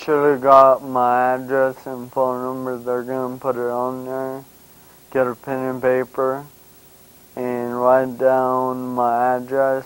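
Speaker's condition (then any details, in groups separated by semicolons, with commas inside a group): Brain injury; caused by car accident; repeats a lot, walks poorly; slurred speech, partly unintelligible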